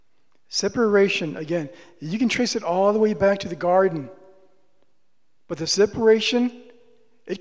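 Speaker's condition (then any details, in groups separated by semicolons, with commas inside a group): No condition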